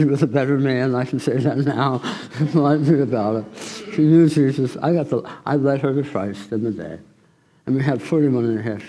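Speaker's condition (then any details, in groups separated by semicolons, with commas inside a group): Tongue cancer surgery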